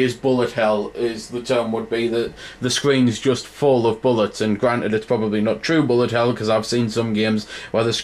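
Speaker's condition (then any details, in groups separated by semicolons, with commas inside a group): No condition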